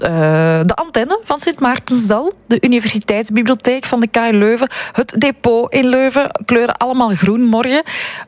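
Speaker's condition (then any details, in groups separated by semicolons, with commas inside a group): No condition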